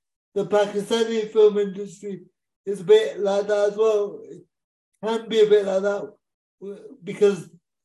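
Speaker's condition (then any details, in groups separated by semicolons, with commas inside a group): Cerebral palsy; cerebral palsy since childhood, uses a wheelchair, swimming advised in childhood to exercise all muscles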